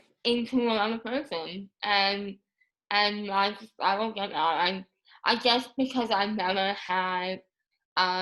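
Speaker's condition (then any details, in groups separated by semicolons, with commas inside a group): Moebius syndrome; paralyzed tongue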